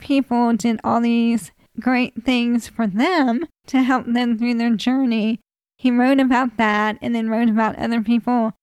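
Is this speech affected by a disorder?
Yes: ALS; ALS for 18 years.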